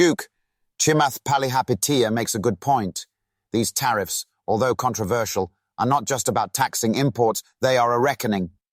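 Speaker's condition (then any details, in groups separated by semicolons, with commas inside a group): No condition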